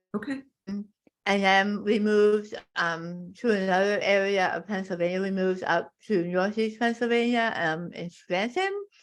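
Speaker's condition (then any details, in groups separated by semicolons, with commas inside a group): Tongue cancer; half tongue removed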